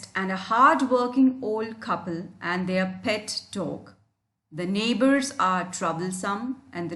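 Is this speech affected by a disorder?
No.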